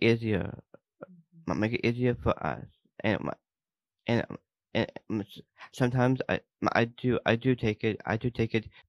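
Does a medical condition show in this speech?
Yes: Down syndrome; hearing, not deaf, learned American Sign Language from late teens; signs along with speech, not yet fully fluent in signing.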